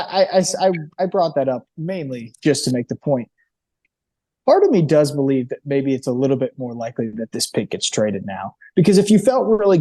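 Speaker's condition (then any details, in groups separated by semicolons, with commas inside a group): No condition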